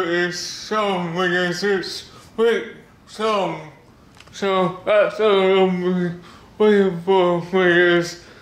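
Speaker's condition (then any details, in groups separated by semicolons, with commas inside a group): Cerebral palsy; speech disability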